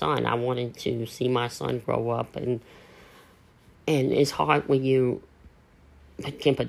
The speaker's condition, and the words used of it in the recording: Cleft palate. Sounds like my voice seems a little raspy.